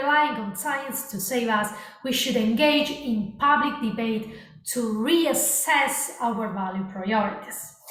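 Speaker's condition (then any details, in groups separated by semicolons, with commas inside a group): No condition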